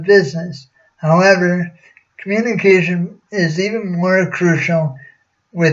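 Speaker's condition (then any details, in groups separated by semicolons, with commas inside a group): Cerebral palsy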